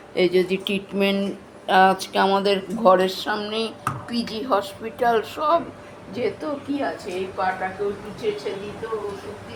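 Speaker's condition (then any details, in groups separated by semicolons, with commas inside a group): No condition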